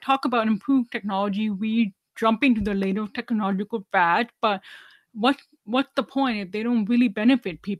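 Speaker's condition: Deafness, 99% hearing loss, severe

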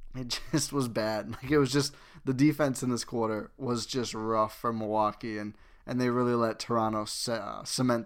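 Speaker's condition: No condition

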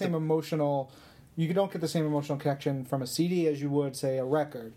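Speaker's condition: No condition

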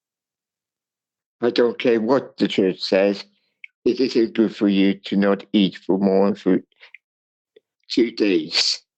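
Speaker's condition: Cerebral palsy; attended speech impairment boarding school

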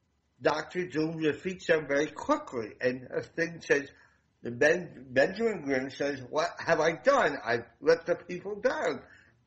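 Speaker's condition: Damaged voice box; at least 25 years ago

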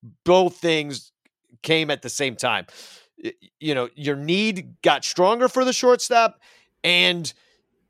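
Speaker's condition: No condition

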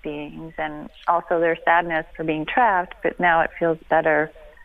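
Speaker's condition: No condition

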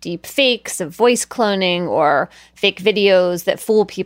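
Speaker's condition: No condition

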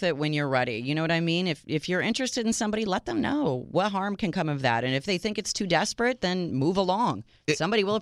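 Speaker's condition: No condition

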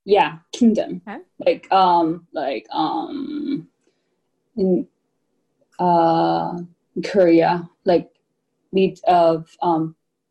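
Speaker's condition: Aphasia; aphasia caused by stroke, onset 3 years ago

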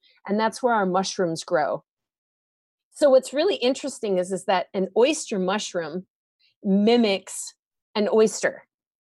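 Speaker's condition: No condition

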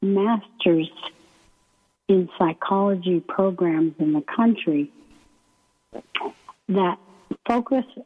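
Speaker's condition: ALS; onset during pre-doctoral internship at VA, wheelchair user

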